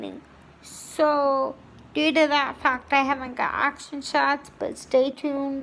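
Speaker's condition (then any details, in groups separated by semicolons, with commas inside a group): Cerebral palsy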